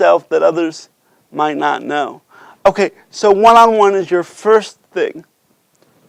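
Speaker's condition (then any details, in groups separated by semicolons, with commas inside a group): Cerebral palsy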